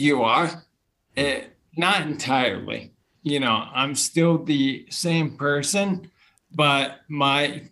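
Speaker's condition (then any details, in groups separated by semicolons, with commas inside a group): Bulbar onset ALS; speech problems first, first diagnosed as tick-bite Lyme disease and infections, treated, then neurologist; at first only after alcohol, later in everyday life, disease taking speaking away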